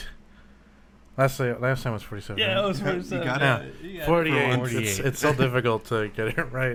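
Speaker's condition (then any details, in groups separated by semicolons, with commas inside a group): No condition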